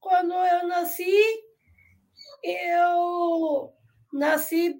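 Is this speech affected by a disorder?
Yes: Down syndrome; congenital, present from birth, born healthy; attends speech therapy and occupational therapy.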